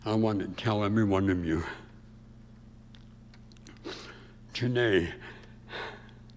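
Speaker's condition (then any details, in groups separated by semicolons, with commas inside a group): Severe speech impediment; about age 84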